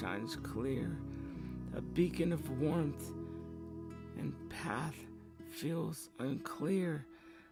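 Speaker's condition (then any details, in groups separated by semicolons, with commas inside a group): No condition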